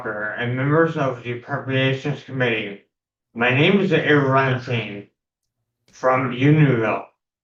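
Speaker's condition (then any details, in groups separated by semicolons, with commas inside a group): Primary progressive multiple sclerosis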